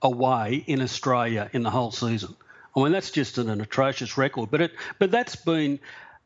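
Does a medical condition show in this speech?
No.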